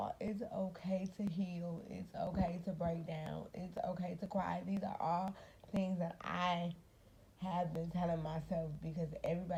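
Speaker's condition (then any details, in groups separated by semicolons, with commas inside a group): Cerebral palsy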